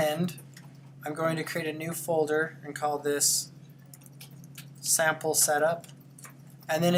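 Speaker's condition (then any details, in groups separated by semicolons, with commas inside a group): No condition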